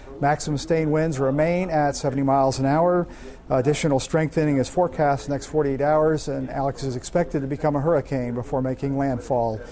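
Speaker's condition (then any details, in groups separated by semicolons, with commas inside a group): No condition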